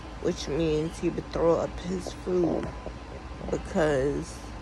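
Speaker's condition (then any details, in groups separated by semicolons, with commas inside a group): Cerebral palsy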